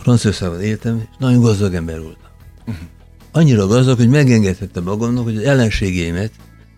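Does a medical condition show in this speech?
Yes: Parkinson's disease; becomes emotional more easily as a symptom; qigong exercises with other Parkinson's patients; harder for listeners to understand.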